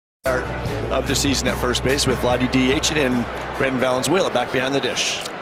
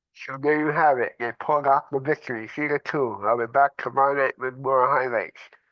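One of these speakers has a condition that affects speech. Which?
The second: cerebral palsy; from birth, affects brain and body muscles.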